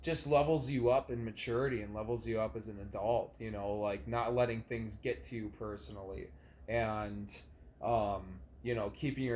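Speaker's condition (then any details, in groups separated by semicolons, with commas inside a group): No condition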